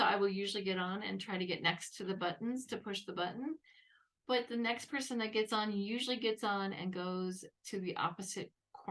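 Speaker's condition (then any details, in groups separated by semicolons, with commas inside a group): No condition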